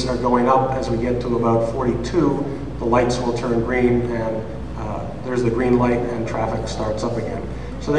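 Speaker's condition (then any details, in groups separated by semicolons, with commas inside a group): No condition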